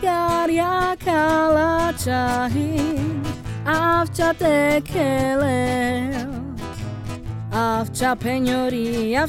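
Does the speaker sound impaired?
No.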